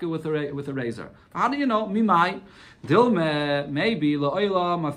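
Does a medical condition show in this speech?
No.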